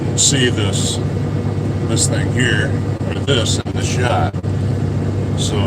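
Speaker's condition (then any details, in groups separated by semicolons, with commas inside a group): No condition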